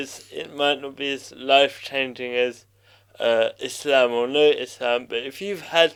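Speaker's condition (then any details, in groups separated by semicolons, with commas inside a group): Cerebral palsy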